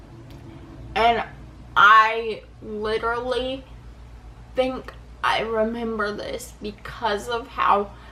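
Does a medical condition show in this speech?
Yes: cerebral palsy; affects balance.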